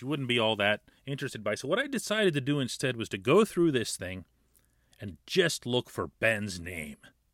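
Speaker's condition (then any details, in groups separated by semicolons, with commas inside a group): No condition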